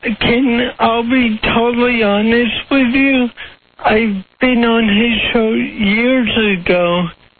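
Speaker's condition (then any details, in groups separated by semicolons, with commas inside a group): Cerebral palsy; speech impediment noted by audience member, voice sounds typical of cerebral palsy to hosts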